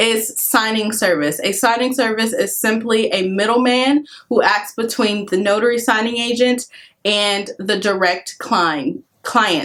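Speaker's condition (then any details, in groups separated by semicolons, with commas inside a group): No condition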